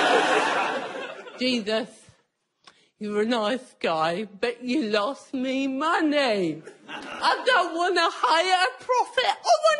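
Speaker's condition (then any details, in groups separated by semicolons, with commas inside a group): Cerebral palsy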